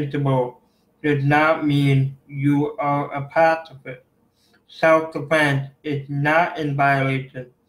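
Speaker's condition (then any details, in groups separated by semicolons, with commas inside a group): Cerebral palsy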